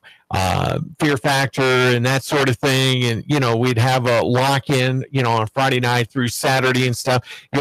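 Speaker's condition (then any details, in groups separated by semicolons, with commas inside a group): No condition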